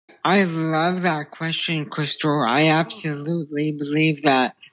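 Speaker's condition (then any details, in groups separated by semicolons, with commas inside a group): Brain stem tumor; childhood onset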